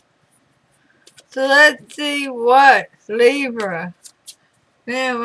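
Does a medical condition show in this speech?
Yes: throat cancer radiation damage.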